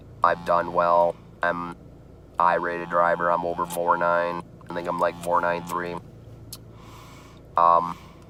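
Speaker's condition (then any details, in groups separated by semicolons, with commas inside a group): Laryngeal cancer laryngectomy, electrolarynx; tracheostomy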